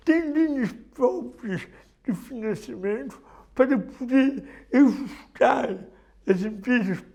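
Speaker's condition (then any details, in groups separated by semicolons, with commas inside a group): Cerebral palsy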